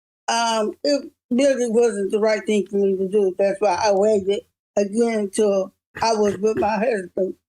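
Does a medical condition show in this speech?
Yes: cerebral palsy; present from birth.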